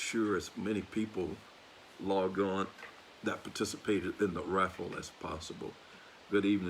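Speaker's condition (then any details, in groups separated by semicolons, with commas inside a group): No condition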